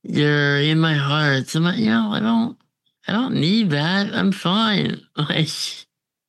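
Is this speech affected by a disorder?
Yes: congenital muscular dystrophy; on a ventilator, goes downtown on own, more independent than ever.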